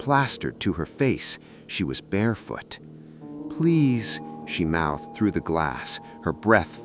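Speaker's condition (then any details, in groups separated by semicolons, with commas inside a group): No condition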